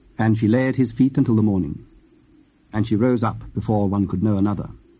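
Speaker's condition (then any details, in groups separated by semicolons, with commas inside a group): No condition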